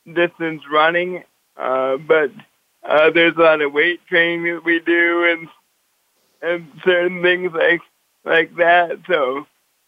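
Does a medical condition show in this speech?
Yes: cerebral palsy; walks with walker.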